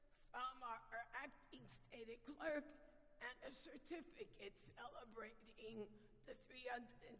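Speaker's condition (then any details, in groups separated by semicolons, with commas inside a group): Vocal dysphonia; vocal dysphonia diagnosed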